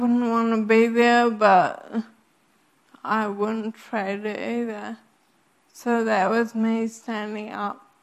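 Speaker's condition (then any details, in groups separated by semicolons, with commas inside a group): Friedreich's ataxia; cannot speak if quiet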